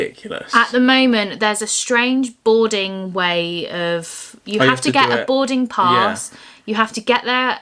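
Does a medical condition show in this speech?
No.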